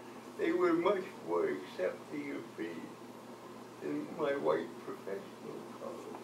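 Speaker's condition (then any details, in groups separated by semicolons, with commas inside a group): Cerebral palsy; from birth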